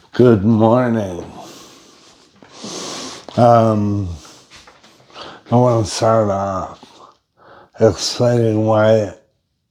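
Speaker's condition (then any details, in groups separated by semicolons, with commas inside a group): Brain injury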